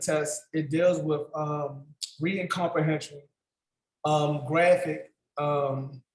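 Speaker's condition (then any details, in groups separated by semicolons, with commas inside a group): No condition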